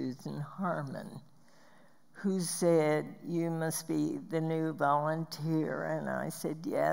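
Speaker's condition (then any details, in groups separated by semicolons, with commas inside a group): Spasmodic dysphonia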